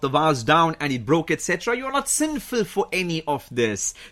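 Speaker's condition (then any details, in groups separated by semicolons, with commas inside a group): No condition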